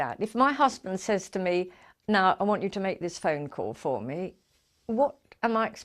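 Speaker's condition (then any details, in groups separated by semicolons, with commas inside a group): No condition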